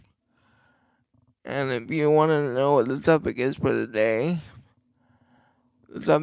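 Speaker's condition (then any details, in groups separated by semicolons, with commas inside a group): Cerebral palsy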